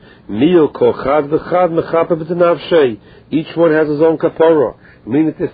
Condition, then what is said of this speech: No condition.